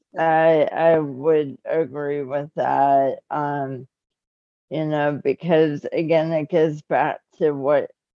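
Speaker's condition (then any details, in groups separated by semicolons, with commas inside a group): Cerebral palsy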